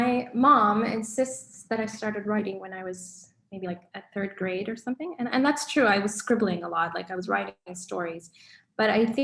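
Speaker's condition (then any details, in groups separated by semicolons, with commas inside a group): No condition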